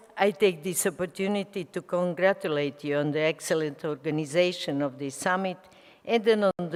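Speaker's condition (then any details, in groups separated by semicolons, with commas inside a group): No condition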